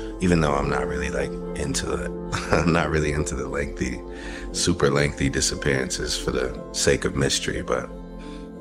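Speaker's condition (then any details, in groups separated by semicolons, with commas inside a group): No condition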